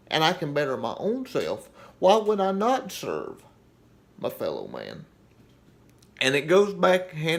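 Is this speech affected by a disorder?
Yes: cerebral palsy; reports speaking clearly.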